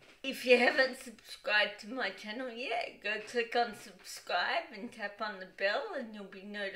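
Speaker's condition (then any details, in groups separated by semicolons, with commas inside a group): Cerebral palsy, dystonic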